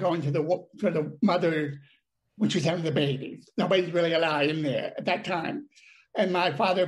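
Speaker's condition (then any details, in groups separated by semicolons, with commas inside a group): Deafness; brain damage from birth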